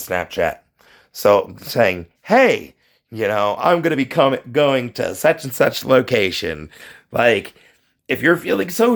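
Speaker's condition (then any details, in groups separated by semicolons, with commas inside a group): No condition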